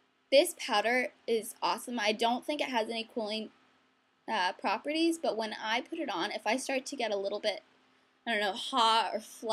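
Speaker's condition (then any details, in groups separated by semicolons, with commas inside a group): No condition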